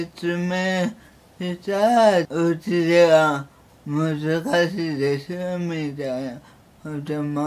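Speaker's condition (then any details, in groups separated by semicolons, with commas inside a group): Cerebral palsy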